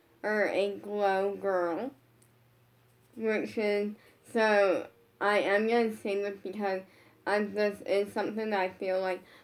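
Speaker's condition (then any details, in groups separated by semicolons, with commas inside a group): Brain injury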